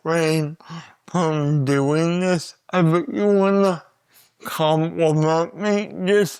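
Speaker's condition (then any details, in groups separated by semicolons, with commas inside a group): Cerebral palsy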